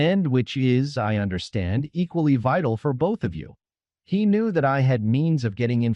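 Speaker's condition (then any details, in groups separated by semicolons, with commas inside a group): No condition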